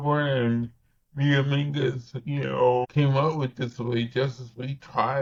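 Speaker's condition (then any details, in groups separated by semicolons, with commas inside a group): Cerebral palsy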